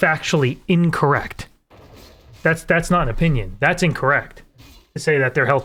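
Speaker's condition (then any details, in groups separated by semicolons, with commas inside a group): No condition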